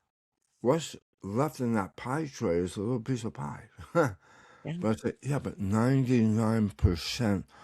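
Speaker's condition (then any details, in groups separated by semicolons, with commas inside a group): Tongue cancer; recovering, tongue exercises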